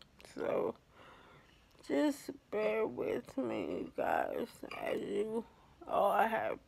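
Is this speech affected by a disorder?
Yes: ALS; affects hands.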